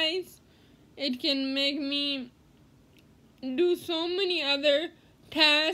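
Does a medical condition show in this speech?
Yes: cerebral palsy.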